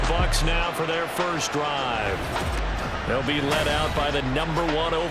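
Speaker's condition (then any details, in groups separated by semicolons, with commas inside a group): No condition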